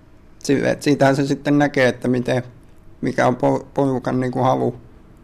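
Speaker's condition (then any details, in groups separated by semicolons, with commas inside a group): Duchenne muscular dystrophy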